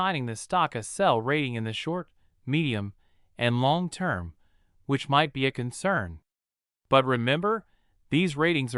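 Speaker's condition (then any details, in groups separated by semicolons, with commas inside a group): No condition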